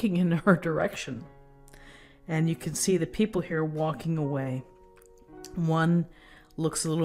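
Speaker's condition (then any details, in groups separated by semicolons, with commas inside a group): No condition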